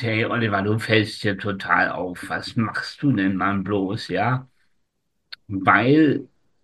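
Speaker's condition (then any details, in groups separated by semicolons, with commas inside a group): Spastic tetraparesis; considered incurable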